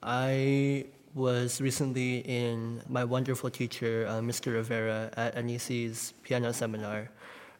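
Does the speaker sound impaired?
Yes: bilateral cleft palate and lip; congenital, operations in childhood by Dr. Mulliken at Boston Children's.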